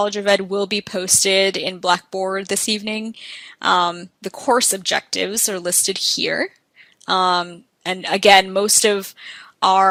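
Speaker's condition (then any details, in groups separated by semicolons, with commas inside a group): No condition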